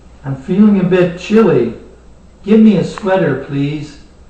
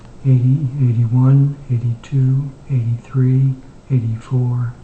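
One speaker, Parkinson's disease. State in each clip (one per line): Third week of voice therapy
Beginning of voice therapy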